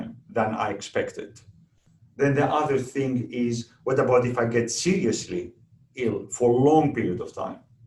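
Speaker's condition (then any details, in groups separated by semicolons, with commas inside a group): No condition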